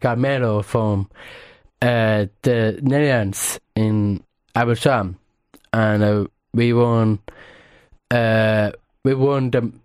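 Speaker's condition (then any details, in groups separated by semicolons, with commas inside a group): Down syndrome; congenital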